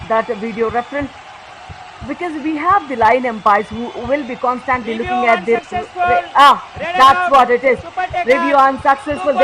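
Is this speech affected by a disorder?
No.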